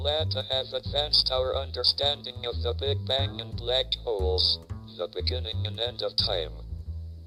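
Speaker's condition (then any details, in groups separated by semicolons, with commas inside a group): ALS, speech-generating device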